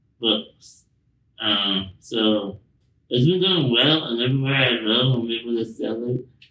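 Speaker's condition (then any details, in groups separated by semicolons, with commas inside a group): Spinal muscular atrophy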